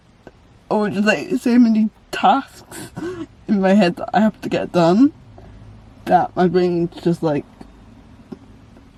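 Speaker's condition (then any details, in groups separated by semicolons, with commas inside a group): Cerebral palsy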